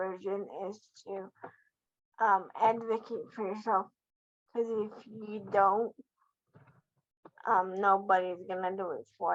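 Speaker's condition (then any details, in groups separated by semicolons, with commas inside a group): Cerebral palsy quadriplegia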